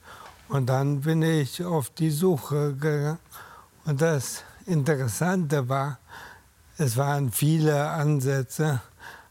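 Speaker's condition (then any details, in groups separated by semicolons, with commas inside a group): ALS; almost 10 years since diagnosis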